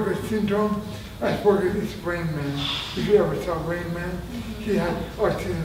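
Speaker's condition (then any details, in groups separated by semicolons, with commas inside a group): Traumatic brain injury; near-fatal injury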